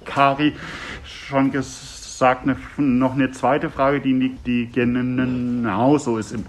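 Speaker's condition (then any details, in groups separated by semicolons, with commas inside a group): Stuttering; developmental, lifelong, very late start of speaking, father stuttered as child, possibly genetic; severe stuttering; choppy, repetitions, blocks, cannot coordinate speech components, body tenses during blocks, throat sometimes hurts, fluent when singing; repeated words, prolonged sounds, blocks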